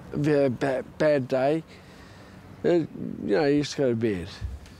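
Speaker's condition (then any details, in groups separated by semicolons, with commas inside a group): Multiple sclerosis; drunk-sounding speech as fatigue builds through day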